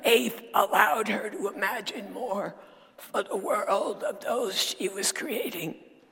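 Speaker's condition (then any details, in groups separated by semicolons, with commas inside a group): Dysphonia; sultry voice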